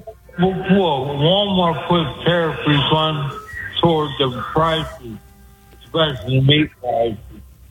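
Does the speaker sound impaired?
Yes: speech impediment; deaf in left ear; calling on speakerphone from echoey laundry room because of left-ear deafness; hard to understand, worse on speakerphone with echo and delayed show behind.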